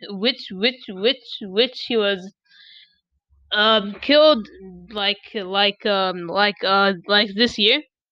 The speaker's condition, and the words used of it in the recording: Stuttering. Once again sorry for my stuttering like i really want to stop it i mean i can but